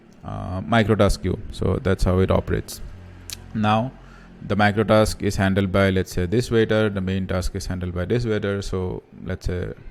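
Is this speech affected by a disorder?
No.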